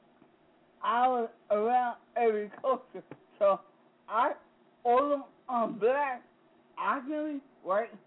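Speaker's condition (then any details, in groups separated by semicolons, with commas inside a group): Speech impediment; disability; sees speech therapist, practices breathing by hosting Blog Talk Radio show; sometimes gets stuck, breath won't push words out, speech very clear today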